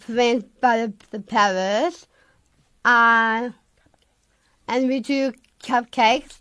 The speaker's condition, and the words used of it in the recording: Down syndrome. She speaks a lot slower.